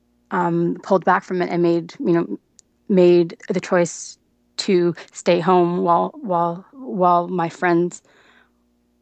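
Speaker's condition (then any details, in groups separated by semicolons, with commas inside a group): Stuttering; onset at age 15 without a clear sudden change, possibly stress-related, brief stutter at age five that resolved; has had therapy, uses fluency skills; can control speech with fluency skills, phone calls often hard; repeated words, prolonged sounds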